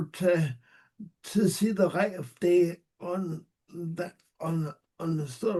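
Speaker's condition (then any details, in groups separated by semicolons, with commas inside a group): Cerebral palsy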